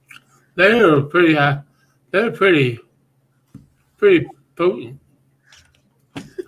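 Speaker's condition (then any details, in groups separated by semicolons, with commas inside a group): Speech impediment; exact professional term not known to speaker; speech hard for co-host to understand, speaker rejects mush mouth label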